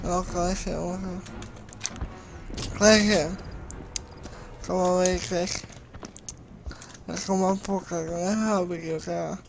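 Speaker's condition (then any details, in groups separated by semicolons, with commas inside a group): Cerebral palsy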